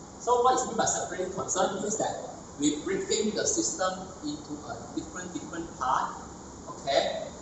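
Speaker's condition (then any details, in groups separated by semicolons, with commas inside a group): No condition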